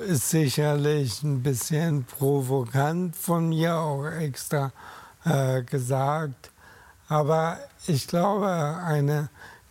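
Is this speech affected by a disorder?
Yes: ALS; disc or stroke.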